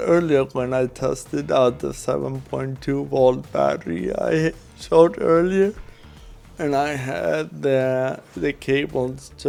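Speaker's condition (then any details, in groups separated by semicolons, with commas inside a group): Cerebral palsy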